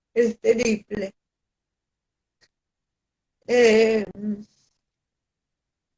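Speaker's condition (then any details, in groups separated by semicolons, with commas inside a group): Cerebral palsy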